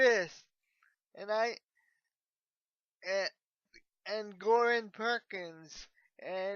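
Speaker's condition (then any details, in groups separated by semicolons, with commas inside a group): Cerebral palsy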